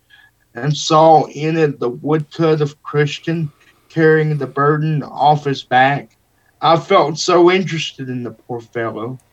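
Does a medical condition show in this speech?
Yes: cerebral palsy; wheelchair user, unable to dress self.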